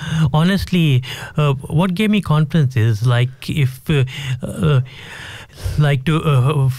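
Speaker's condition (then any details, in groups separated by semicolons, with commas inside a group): Stammering; mild autism, realized at age 15, stammering at times, sometimes facial tics; talks without expression; prolonged sounds, blocks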